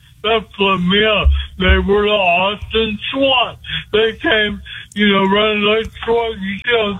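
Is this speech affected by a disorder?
Yes: speech impediment; usually hard for host to understand; calling in to radio show, host says understood every word this call; clearer than usual on this call, host understood better than ever.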